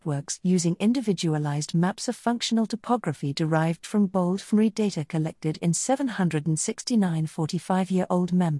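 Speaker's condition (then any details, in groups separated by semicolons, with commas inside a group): No condition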